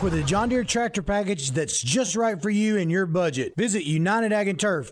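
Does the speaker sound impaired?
No.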